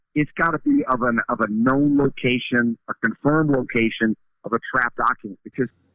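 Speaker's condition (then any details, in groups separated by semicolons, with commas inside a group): No condition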